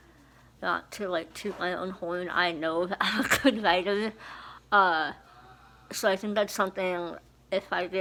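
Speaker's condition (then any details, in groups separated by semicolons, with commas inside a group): Moebius syndrome; Moebius syndrome, facial paralysis, small partly paralyzed palate; smile surgery with muscle transplant; speech affected by paralyzed palate, altered lip closure, infant feeding tube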